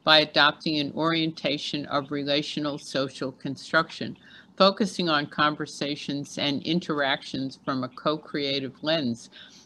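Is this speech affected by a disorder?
No.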